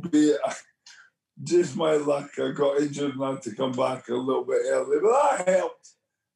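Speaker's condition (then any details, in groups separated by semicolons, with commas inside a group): Motor neurone disease; twitching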